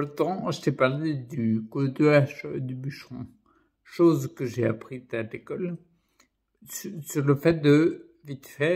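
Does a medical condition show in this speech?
Yes: primary progressive multiple sclerosis.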